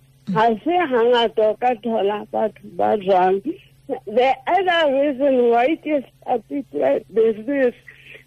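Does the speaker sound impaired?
Yes: cerebral palsy; affects speech.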